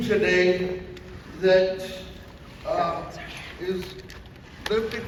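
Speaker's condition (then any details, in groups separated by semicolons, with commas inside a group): Cerebral palsy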